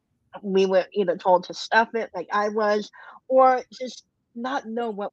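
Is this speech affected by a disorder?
Yes: cleft lip and palate, bilateral.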